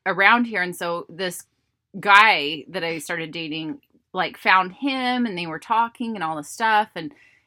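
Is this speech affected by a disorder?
No.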